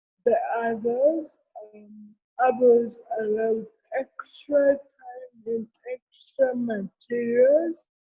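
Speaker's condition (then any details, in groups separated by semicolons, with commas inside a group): Cerebral palsy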